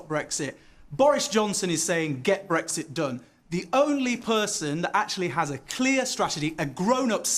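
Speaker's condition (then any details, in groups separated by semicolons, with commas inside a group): No condition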